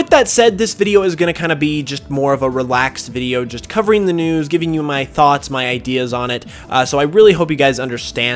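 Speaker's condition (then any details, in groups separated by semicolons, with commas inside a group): No condition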